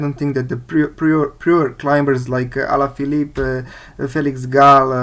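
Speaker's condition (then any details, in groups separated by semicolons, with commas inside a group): No condition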